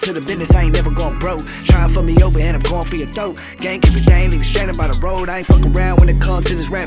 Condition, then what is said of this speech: None; typical speech.